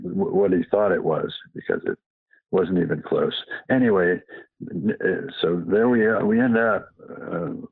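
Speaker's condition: Parkinson's; past cancer

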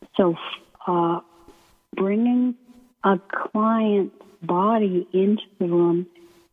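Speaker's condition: ALS; limb onset in right foot, symptoms about a year before diagnosis, year of testing, uses Beasy board transfer board; hard to breathe and speak, voice may sound weak or hard to understand, paces speech with breathing

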